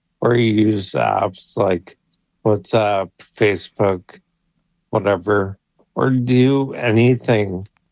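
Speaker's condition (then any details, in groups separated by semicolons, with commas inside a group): ALS; voice failing, banked voice for AI speech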